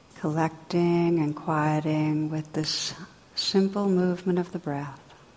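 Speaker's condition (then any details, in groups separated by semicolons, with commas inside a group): No condition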